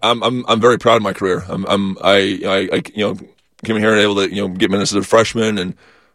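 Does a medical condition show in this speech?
Yes: stutter; stutter first noticed in high school, not noticed in childhood; magnified on mission while learning and speaking Spanish; here repeated sounds, repeated words.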